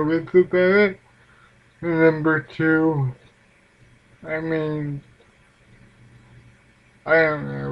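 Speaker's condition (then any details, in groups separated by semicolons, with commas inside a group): Cerebral palsy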